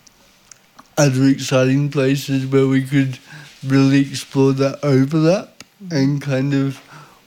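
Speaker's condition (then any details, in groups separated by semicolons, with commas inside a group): Cerebral palsy; walks with pelvis leaning and upper body leaning slightly back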